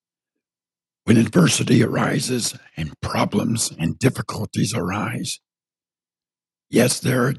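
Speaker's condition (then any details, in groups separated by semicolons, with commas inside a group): Partial laryngectomy from throat cancer; throat cancer survivor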